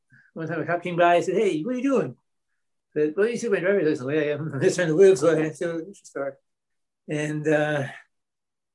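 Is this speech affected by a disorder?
Yes: Parkinson's disease; progressive Parkinson's, deep brain stimulation (DBS) surgery about 4 years after diagnosis; falls frequently, weak diaphragm, reduced breathing, rides A-Linker bicycle, exercises at gym; speech affected by Parkinson's and DBS surgery.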